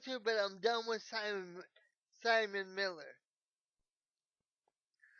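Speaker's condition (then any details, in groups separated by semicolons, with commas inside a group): Cerebral palsy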